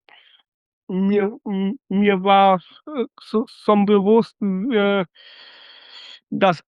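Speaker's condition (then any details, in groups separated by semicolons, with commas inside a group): Down syndrome; trisomy 21, congenital, suspected on ultrasound two days before birth, born by caesarean at St. Vinzenz Krankenhaus Datteln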